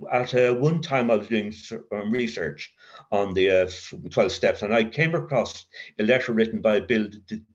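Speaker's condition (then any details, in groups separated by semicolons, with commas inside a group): Covert stutter; severe childhood stutter, linked to adverse childhood experience, child guidance clinic, worse with teacher's punishment, covert since sobriety; still gets occasional blocks, uses voice as main working tool; stutters in mind more than aloud, avoids feared words, voice never feels own; prolonged sounds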